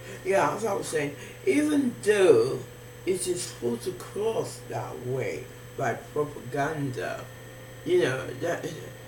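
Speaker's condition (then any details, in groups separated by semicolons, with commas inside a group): Facial palsy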